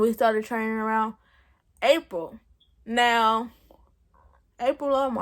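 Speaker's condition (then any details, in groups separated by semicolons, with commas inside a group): Cerebral palsy; present since birth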